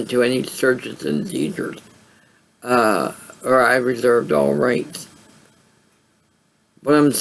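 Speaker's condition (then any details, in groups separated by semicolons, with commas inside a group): Cerebral palsy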